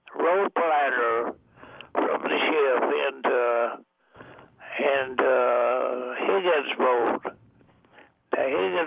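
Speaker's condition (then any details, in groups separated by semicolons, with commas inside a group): Deafness; also blind, age 99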